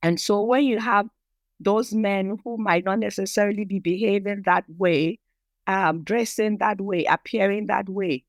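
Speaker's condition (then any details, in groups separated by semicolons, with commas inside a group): No condition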